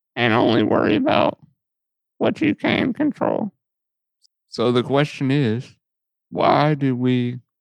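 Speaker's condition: Muscular dystrophy; sees physical therapist

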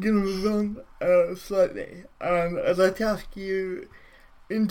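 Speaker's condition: Cerebral palsy; brain damage at or around birth

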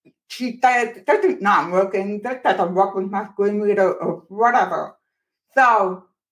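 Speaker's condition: Profoundly deaf, born profoundly deaf

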